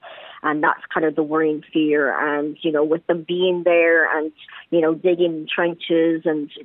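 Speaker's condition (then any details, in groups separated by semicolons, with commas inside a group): Cleft palate; congenital cleft palate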